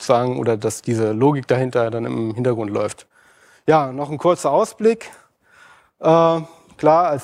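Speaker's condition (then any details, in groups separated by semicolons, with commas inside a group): No condition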